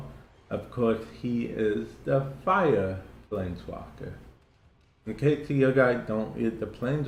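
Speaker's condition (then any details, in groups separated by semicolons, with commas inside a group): Cerebral palsy; affects speech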